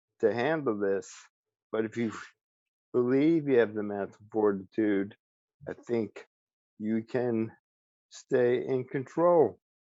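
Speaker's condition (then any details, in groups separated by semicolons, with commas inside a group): ALS; speech still preserved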